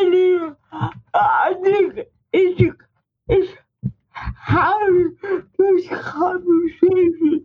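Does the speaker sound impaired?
Yes: speech impairment; uses wheelchair.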